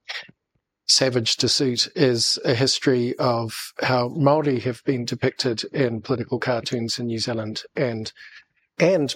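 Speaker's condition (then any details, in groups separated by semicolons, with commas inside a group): No condition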